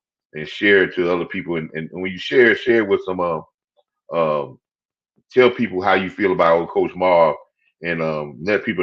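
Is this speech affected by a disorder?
No.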